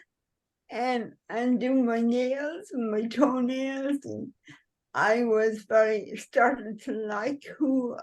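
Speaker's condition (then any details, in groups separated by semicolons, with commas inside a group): Cerebral palsy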